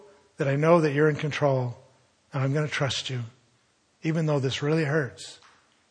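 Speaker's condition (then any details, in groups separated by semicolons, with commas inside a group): No condition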